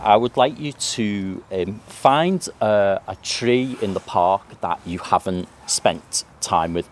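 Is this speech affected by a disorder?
No.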